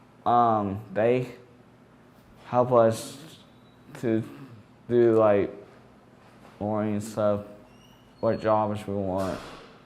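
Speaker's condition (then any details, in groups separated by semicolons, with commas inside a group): Cerebral palsy; present from birth; diagnosed at age four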